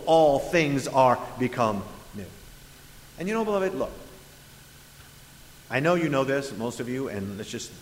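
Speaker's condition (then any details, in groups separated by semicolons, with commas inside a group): No condition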